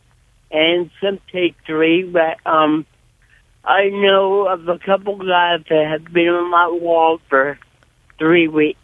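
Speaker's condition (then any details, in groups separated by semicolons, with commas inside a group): Cerebral palsy; severe cerebral palsy from birth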